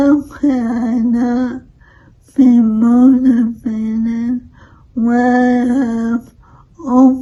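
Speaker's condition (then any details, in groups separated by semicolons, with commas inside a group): ALS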